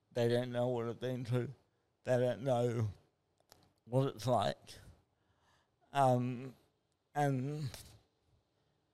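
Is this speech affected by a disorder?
Yes: spastic cerebral palsy; spastic type from birth, 37 minutes without breath, brain damage, tight muscles, involuntary movements, poor balance; adult, constant pain, major fatigue, 200-300% extra energy use, slow writing and typing, sought therapy; predicted never to walk or talk, prediction proved wrong.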